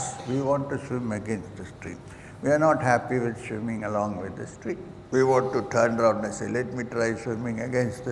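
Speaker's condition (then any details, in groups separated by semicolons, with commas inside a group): No condition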